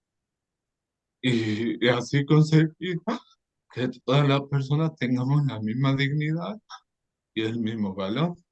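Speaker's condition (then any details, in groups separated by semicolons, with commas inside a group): Cerebral palsy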